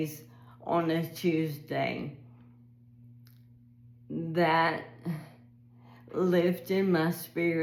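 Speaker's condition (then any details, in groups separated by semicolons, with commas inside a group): ALS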